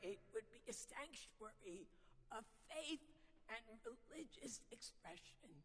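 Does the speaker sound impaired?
Yes: vocal dysphonia; noticeably sultry voice, not painful, lost singing ability, still able to speak.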